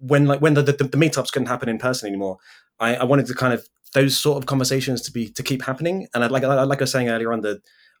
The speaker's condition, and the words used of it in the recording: Stuttering. Like, in some ways, I do think that, like, starting a podcast, especially when you've got a speech impediment, is maybe not the best idea I've ever had.